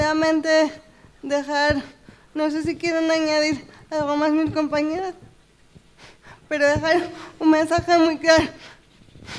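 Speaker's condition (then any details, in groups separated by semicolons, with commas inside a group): Cerebral palsy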